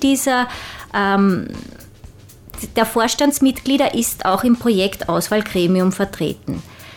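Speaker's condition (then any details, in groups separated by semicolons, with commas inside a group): No condition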